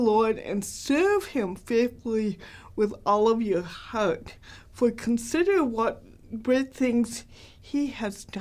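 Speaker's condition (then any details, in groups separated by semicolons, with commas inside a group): Cerebral palsy, mild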